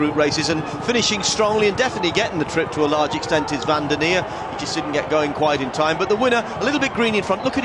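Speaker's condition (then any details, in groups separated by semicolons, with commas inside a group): No condition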